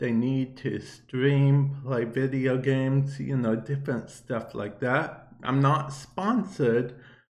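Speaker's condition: Cerebral palsy; affects speech a bit

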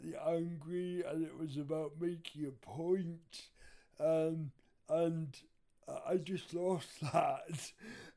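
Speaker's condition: Cerebral palsy; wheelchair user

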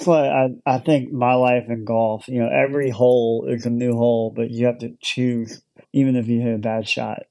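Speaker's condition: Cleft lip and palate; born in Ukraine

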